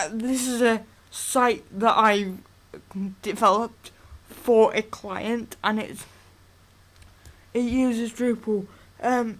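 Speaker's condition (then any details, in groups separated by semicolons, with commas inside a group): Cerebral palsy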